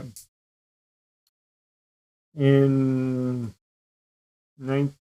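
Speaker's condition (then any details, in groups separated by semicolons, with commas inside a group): Cerebral palsy; predicted never to talk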